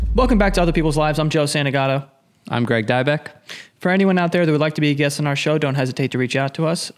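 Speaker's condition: No condition

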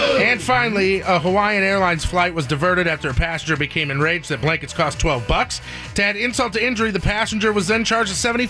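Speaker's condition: No condition

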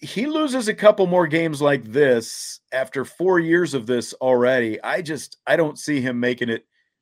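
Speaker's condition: No condition

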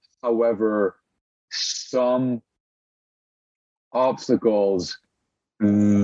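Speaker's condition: Stutter; stutter since birth in Lebanon, speaking disability, breathing technique partly controls it, Toastmasters practice; stutters openly during interview, experienced public speaker; audible stutter, pauses may sound like internet lag; repeated sounds, prolonged sounds, blocks

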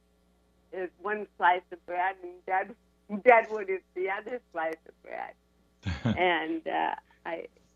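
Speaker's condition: Cerebral palsy; ongoing Botox for chronic pain

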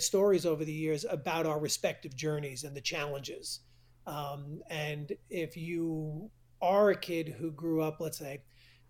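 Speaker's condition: No condition

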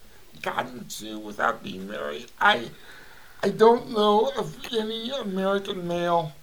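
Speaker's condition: Cerebral palsy; voice audibly affected

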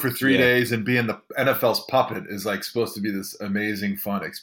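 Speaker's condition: No condition

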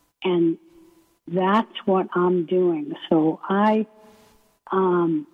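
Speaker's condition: ALS; breathing muscles affected, hard to speak, may sound weak or hard to understand, paces speech, slowing, pausing

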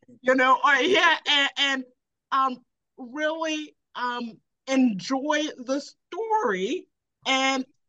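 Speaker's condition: Aphasia after stroke; viewer describes speech as clear

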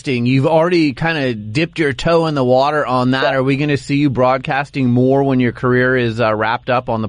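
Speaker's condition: No condition

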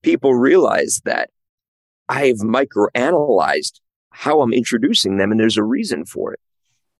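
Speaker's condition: No condition

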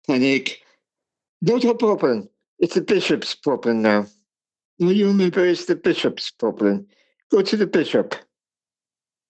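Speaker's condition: Cerebral palsy; wheelchair user since age 28

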